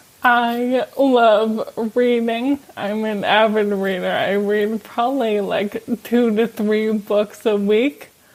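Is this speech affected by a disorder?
Yes: ALS; slowly losing speech, slightly slurred and quiet.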